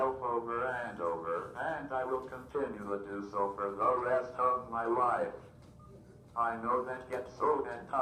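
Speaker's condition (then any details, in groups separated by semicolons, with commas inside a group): Cerebral palsy, athetoid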